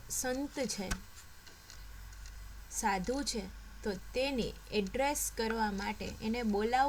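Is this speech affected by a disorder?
No.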